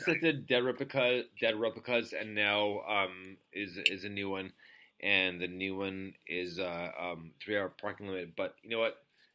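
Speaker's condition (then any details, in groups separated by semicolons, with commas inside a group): No condition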